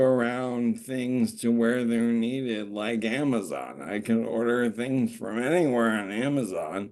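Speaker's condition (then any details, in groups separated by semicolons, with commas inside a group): ALS; average progression, lost walking and talking within a year; normal a year ago, no longer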